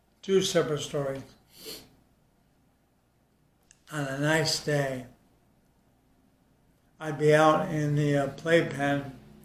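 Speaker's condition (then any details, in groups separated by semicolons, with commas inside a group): ALS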